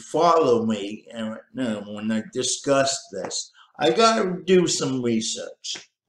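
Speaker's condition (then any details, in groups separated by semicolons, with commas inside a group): Cerebral palsy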